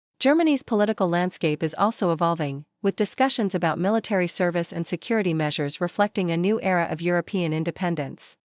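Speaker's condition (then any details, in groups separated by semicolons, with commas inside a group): No condition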